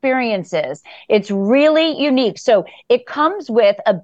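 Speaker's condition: No condition

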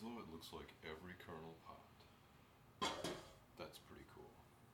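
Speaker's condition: No condition

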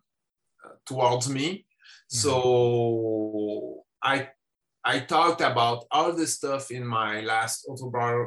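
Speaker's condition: Stuttering; lifelong stutter; openly stutters, no longer hides it, gives speeches in schools and media; formerly hid stuttering, media interviews difficult and anxiety-provoking; repeated words, blocks

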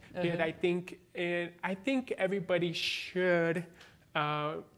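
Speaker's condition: Born deaf, cochlear implant, congenital

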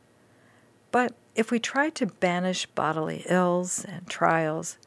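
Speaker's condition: No condition

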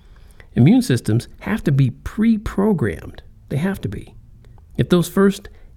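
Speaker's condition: No condition

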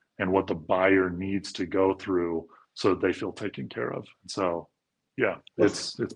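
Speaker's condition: No condition

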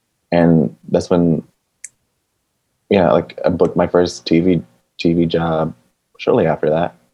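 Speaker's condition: Stuttering; childhood onset, speech therapy classes as a child; intermittent, comes and goes, sometimes when teaching; difficulty getting words out, absent when singing or acting as a different character; repeated words, blocks

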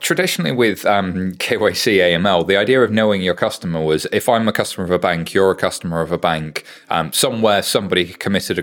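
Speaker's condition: No condition

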